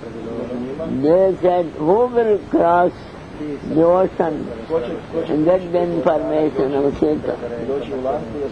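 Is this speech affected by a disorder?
Yes: deafness; cannot hear audience questions.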